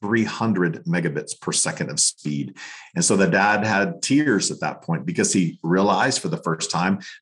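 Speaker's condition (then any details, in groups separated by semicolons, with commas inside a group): No condition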